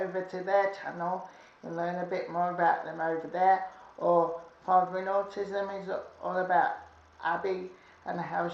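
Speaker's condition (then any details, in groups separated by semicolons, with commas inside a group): Cerebral palsy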